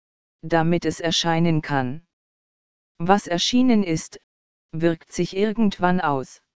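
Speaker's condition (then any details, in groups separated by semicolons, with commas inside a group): No condition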